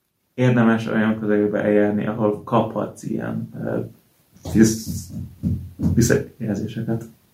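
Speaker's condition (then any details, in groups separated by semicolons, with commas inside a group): Stuttering; three years of practice at Toastmasters public speaking club; gets stuck, lengthens vowels as technique, easier speech with accepting listeners, stutter immediately audible; repeated sounds, prolonged sounds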